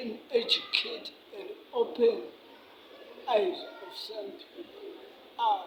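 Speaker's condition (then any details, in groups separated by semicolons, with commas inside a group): Cerebral palsy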